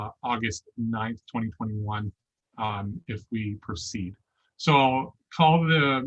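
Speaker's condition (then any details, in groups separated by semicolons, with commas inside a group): No condition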